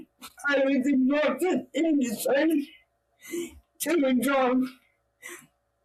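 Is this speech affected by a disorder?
Yes: cerebral palsy; own voice needs subtitles.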